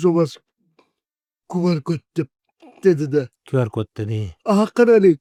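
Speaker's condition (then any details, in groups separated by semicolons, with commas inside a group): Cerebral palsy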